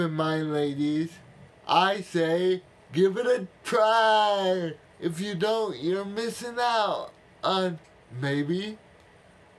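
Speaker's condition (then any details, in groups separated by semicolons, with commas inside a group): Cerebral palsy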